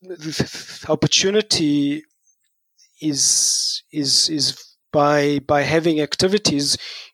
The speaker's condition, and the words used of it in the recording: Stuttering. Working on stuttering means for me being aware of what's happening when I stutter as well as what I am doing when I stutter, being mindful of ...